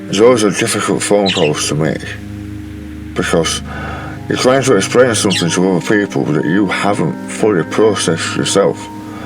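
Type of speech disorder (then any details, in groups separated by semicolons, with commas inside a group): Speech after partial glossectomy; tongue cancer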